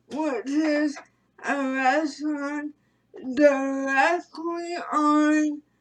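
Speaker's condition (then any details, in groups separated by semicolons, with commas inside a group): Cerebral palsy; premature birth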